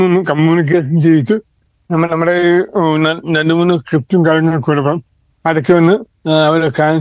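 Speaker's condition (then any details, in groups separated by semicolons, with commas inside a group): Cerebral palsy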